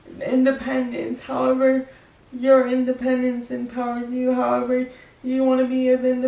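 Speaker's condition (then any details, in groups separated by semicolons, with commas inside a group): Spastic quadriplegic cerebral palsy; spastic quadriplegic, wheelchair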